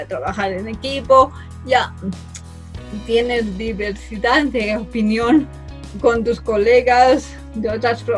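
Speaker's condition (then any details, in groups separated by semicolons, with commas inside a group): Cerebral palsy from birth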